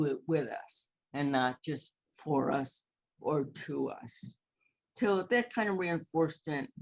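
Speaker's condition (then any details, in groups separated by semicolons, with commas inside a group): Cerebral palsy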